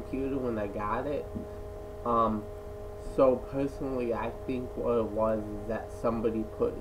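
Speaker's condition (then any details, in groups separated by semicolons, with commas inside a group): Cerebral palsy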